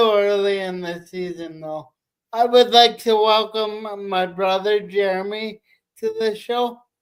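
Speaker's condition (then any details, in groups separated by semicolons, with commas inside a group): Cerebral palsy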